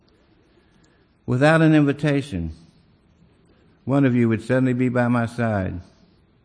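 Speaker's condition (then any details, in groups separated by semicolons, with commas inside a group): Parkinson's disease; leg pain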